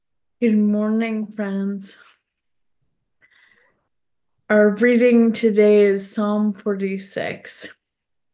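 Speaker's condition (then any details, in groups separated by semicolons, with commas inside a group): ALS; repeated falls on walks from about two years ago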